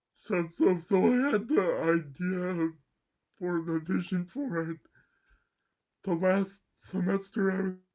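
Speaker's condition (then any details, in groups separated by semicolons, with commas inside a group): Cerebral palsy; mild left side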